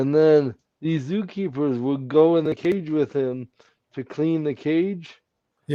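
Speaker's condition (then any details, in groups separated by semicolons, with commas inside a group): Cerebral palsy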